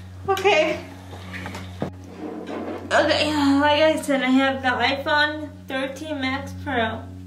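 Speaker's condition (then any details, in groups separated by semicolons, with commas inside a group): Cerebral palsy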